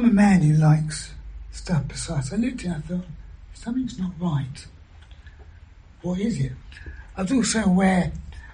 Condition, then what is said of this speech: Throat cancer. Basically, what the operation's happened is half my throat doesn't work.